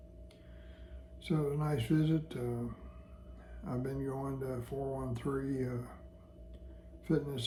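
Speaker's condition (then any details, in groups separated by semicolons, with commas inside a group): Parkinson's disease; ongoing voice problems, thick saliva, frequent swallowing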